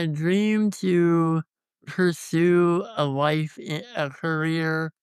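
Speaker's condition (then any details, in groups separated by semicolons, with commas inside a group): Congenital muscular dystrophy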